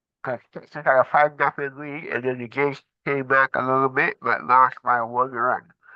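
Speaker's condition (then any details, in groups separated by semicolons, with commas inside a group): Cerebral palsy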